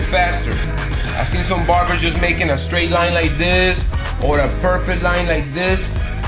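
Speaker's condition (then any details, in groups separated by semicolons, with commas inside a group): No condition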